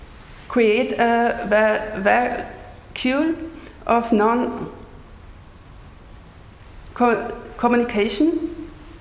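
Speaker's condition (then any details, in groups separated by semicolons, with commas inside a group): Stuttering; lifelong stutter, neurological cause, speech therapy in youth, jaw, belly and leg cramps from suppressing stutter; audibly stuttering during lecture performance; repetitions, blocks, stutters on own name, slower than fluent speakers, amount varies daily, smooth repetitions when unafraid; repeated sounds, prolonged sounds, blocks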